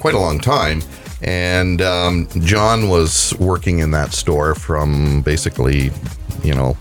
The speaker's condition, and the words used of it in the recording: No condition.